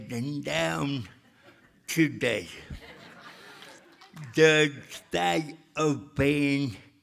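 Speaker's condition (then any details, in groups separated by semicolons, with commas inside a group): Cerebral palsy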